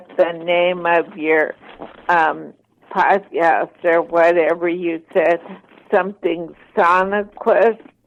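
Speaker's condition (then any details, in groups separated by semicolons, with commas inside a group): ALS, mild; affects hands and fingers; 14 years since diagnosis, slow progression, full-time wheelchair user; voice slightly impaired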